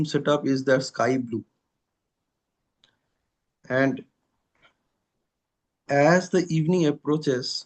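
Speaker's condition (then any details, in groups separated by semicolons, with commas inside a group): No condition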